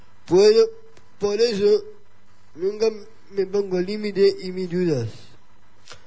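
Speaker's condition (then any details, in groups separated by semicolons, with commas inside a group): Down syndrome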